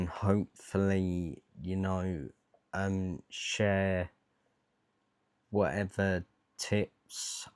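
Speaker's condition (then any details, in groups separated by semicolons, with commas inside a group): Dystonia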